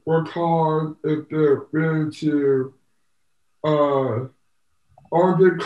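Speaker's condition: Down syndrome

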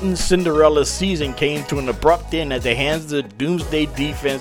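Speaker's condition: No condition

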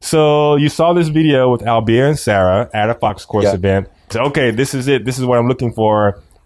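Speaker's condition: No condition

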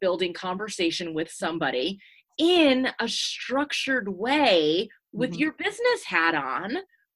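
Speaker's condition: No condition

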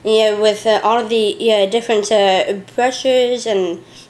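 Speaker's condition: Down syndrome; age 34

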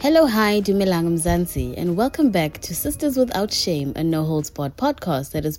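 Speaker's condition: No condition

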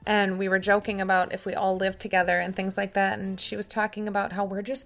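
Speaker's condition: No condition

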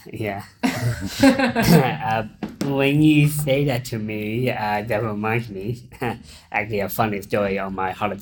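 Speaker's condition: Down syndrome; intellectual disability

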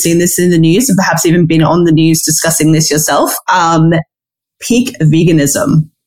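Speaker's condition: No condition

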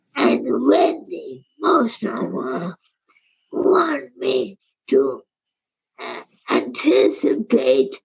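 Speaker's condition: Primary lateral sclerosis; wheelchair

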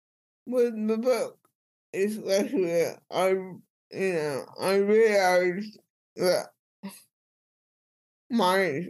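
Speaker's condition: Cerebral palsy; speech impediment

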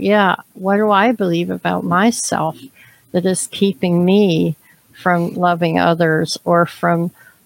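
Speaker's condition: Cleft palate, severe; unclear speech at school age, early extreme breathing difficulties, feeding problems

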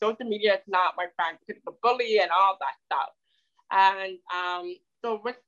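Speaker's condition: Deafness; wears hearing aid

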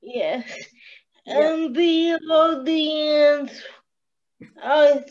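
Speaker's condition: Cerebral palsy

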